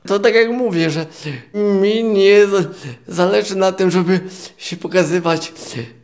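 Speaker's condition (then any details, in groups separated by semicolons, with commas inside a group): Cerebral palsy, quadriplegic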